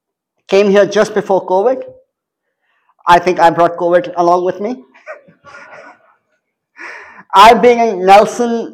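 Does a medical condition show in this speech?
Yes: cleft palate; major speech impediments since childhood, still present, speaks two or three languages.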